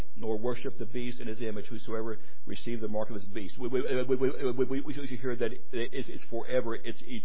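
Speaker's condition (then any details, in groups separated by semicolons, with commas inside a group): Stuttering; repeated sounds, repeated words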